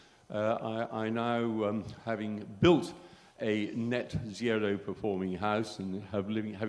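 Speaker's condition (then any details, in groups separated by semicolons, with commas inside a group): No condition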